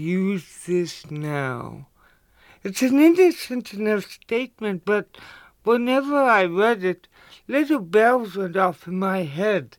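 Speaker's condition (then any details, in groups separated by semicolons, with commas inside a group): Cerebral palsy; limited coordination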